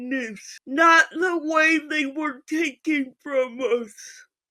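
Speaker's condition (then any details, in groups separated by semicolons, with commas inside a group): Physical speech impairment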